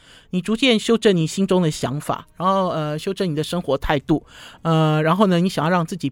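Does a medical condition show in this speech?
No.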